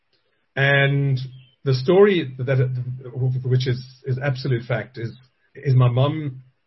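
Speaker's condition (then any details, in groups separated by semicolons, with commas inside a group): Stuttering; stuttering since childhood, lifelong speech impediment; stutter still present in adulthood; as child ordered food could say not wanted, feared speaking; repeated words, prolonged sounds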